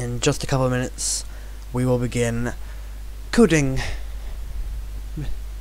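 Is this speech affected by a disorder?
No.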